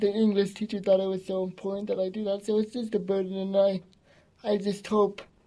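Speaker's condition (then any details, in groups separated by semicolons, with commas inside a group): Cerebral palsy; gentle, calm, strong voice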